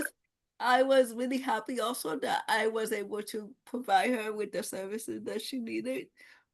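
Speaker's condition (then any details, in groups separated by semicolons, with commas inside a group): Cerebral palsy; no gross or fine motor skills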